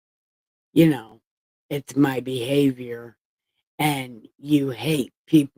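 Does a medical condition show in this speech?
Yes: brain injury; about 10 years after injury.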